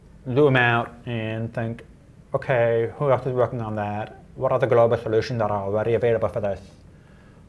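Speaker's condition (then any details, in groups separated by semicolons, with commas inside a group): Deafness; unable to make phone calls unaided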